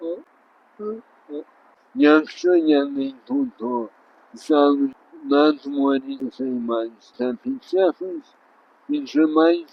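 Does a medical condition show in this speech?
Yes: traumatic brain injury; car crash, spastic leg muscles; in recovery, walking; facial and lip exercises for speech.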